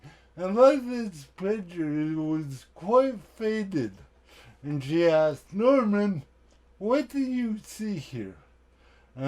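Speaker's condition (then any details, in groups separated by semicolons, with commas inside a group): Cerebral palsy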